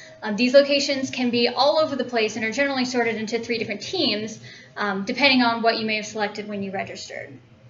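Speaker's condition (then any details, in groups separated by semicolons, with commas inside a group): No condition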